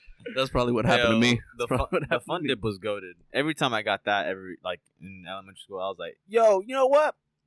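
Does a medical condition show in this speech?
No.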